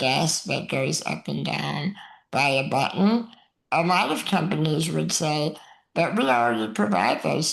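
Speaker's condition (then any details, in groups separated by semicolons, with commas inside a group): Muscular dystrophy; uses wheelchair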